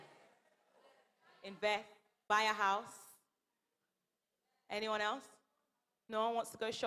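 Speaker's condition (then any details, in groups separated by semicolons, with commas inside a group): No condition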